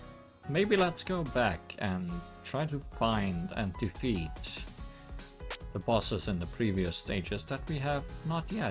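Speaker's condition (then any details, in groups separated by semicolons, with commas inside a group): No condition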